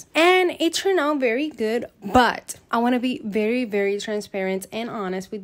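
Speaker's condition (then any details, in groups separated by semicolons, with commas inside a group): No condition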